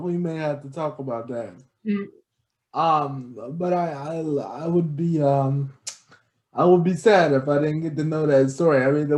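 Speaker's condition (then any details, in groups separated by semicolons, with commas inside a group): Cerebral palsy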